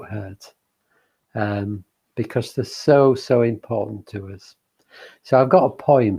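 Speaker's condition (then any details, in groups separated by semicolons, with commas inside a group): No condition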